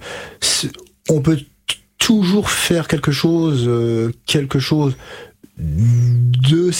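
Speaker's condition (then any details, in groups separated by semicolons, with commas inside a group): Stuttering; onset age 5 to 6, untreated, from about 20 several years therapy with Catherine Daubier, Nancy; age 33, about 28 years since onset, uses fluency techniques from stuttering therapy; blocks and repetitions now, from 5 to 20 could not say sentence without blocking, gestured fingers; prolonged sounds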